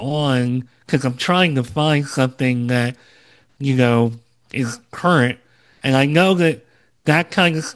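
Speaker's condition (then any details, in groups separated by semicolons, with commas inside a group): Cleft lip and palate, Opitz G/BBB syndrome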